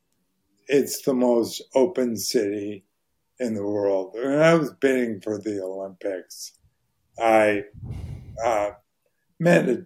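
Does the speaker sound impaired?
Yes: ALS; probably hereditary, father and uncle died of ALS; right hand not working; voice very hoarse.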